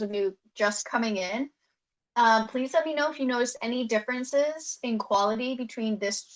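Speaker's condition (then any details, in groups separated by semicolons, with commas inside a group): No condition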